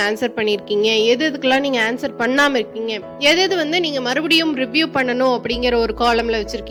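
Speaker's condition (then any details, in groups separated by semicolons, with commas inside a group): No condition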